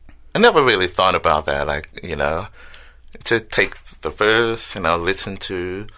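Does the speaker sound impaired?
Yes: hearing loss with cochlear implant; hearing lost at age one, damaged cochlea, hearing aid and lip reading until cochlear implant surgery at 18; uses cochlear implant, may not pick up everything, needs good speaker to feel vibration; articulates words very clearly, plans words and grammar, speech therapy from first grade, special therapy post-implant.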